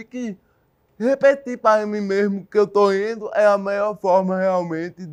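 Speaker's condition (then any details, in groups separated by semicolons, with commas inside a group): Cerebral palsy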